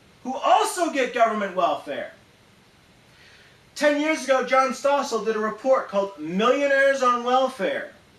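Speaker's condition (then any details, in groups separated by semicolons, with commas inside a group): No condition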